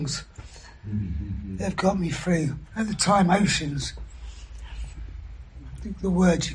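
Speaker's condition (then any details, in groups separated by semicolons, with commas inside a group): Throat cancer surgery, vocal injections; swallow disorder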